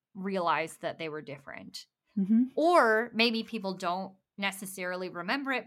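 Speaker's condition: Bilateral cleft lip and palate; congenital complete bilateral cleft lip and palate, hard and soft palate, no palate at birth, lamb's nipple feeding

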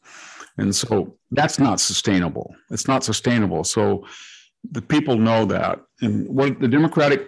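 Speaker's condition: No condition

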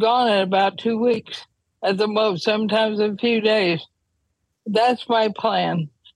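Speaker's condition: ALS; wheelchair use when traveling

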